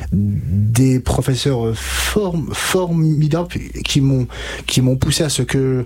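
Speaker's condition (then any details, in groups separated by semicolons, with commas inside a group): Stuttering; onset age 5 to 6, untreated, from about 20 several years therapy with Catherine Daubier, Nancy; age 33, about 28 years since onset, uses fluency techniques from stuttering therapy; blocks and repetitions now, from 5 to 20 could not say sentence without blocking, gestured fingers; repeated sounds, repeated words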